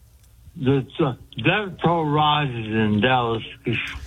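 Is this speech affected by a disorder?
Yes: speech impediment after head injury; cause unclear, stabbed and hit in head with ashtray by girlfriend years ago, cognition reportedly intact; rapid fire delivery, trouble getting words out, hard to follow.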